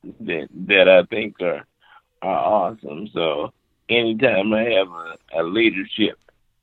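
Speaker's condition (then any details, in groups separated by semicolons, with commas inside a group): Cerebral palsy; confined to wheelchair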